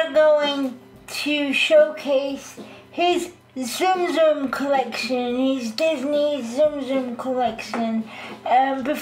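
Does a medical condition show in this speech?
Yes: cerebral palsy.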